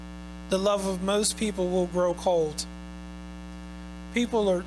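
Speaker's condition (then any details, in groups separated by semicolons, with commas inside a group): No condition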